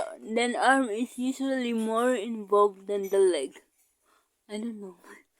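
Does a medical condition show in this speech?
Yes: cerebral palsy.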